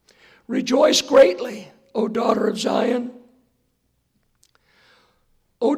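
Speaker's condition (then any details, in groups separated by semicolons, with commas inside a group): Hoarseness after vocal cord surgery; not smooth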